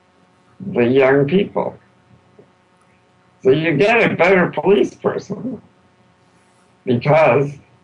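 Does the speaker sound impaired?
Yes: spinal muscular atrophy; complete quadriplegia from spinal muscular atrophy, identified at seven months, not expected to live long.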